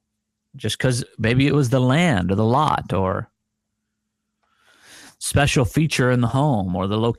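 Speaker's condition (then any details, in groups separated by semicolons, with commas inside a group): No condition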